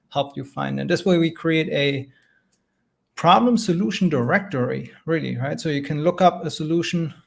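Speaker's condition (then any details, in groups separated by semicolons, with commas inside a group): No condition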